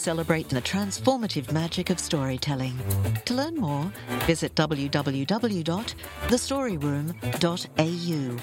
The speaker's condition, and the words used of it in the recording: No condition.